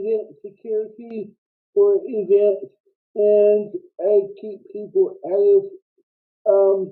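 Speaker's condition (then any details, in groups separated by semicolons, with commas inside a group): Cerebral palsy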